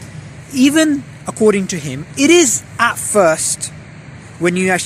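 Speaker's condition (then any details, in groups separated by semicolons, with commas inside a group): No condition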